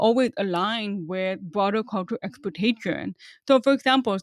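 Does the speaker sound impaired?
Yes: hearing loss; newer hearing aid not self-adjustable, limited digital hearing aid options, audiologist suggested cochlear implant.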